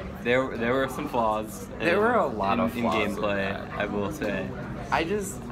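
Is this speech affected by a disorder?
No.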